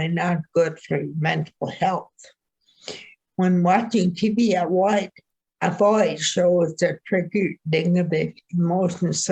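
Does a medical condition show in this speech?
Yes: ataxia.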